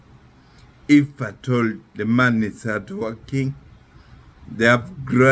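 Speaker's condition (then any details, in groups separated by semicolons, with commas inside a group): Neurological disease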